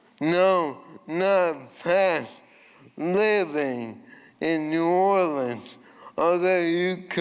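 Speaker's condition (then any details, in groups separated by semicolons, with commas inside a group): ALS; voice changed from earlier resonant voice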